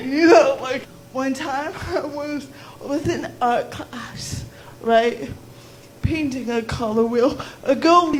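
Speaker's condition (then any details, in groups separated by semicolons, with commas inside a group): Cerebral palsy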